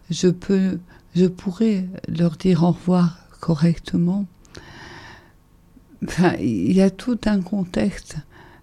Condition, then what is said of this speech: ALS (motor neuron disease). Je me rends compte que mon souffle, ma respiration me joue vraiment des tours.